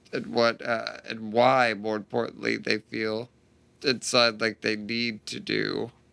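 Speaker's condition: Duchenne muscular dystrophy; diagnosed at age 3

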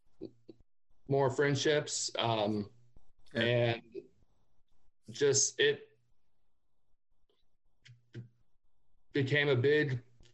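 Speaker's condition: Stutter; past speech therapy; stutters most on own name, noticeable right away to new people; blocks

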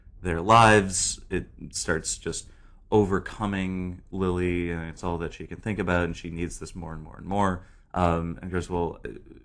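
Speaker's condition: No condition

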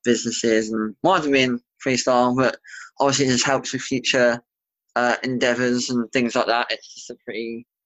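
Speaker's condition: Bilateral cleft lip and palate; congenital, severe

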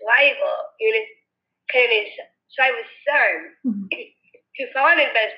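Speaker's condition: Down syndrome; now age 28

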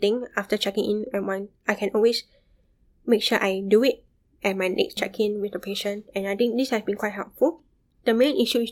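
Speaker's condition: Bilateral sensorineural hearing loss; moderate to severe from about age 4, left profound since young, right worsened about 3 years ago; intense speech therapy

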